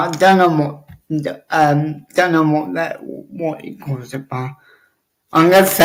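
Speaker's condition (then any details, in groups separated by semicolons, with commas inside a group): Cerebral palsy; wheelchair user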